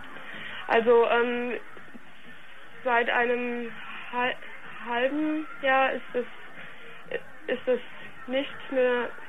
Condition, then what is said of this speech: Stuttering. Und seitdem läuft es eigentlich ganz gut.